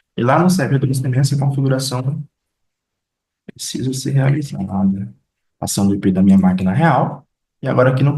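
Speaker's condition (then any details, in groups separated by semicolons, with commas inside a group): No condition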